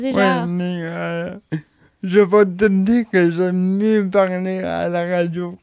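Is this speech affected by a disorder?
Yes: cerebral palsy; since birth, unable to walk, personal helper comes, respite house since age 8 or 9.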